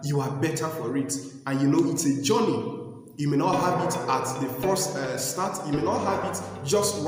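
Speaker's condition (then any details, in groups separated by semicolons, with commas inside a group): No condition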